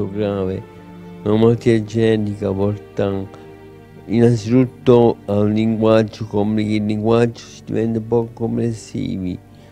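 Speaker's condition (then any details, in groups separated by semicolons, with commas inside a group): Ataxia; very severe; speech affected first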